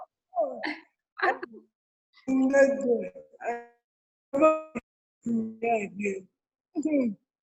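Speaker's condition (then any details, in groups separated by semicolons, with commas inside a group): Cerebral palsy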